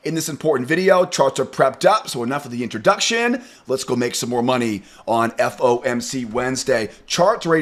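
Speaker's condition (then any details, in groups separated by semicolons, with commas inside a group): No condition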